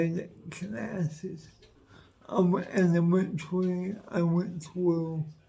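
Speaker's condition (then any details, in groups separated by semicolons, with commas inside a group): Cerebral palsy; affects whole body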